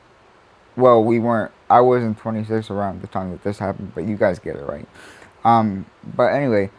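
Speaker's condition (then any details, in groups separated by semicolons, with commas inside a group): Cerebral palsy; spastic quadriplegic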